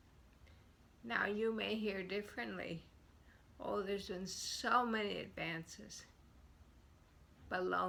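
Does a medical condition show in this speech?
Yes: multiple sclerosis; onset around age ten.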